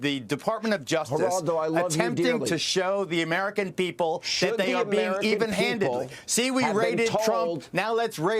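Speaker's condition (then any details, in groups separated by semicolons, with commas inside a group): No condition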